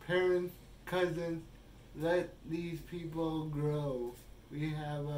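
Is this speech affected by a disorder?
Yes: cerebral palsy.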